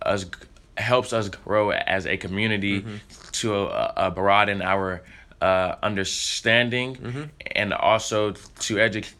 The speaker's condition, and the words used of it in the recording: Stuttering. That also helps me build my confidence in speaking in front of large crowds with a stutter and trying my best and not to stutter.